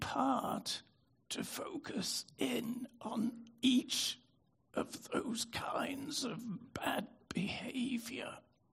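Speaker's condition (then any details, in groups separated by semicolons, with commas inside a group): Spasmodic dystonia; brain disorder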